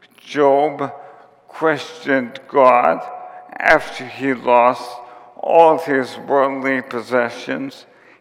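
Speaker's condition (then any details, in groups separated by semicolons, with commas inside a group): ALS; onset with tiredness and clumsiness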